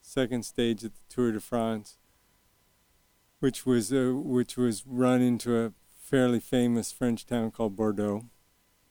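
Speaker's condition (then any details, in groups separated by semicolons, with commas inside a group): Young onset Parkinson's disease; young onset at age 40, shaky, Medtronic deep brain stimulation device, two 3-inch brain probes; deep brain stimulation surgery at Stanford 3 years ago, constant current, symptoms well managed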